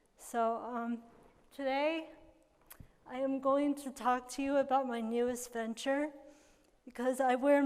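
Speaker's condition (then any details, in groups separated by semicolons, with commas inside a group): Cerebral palsy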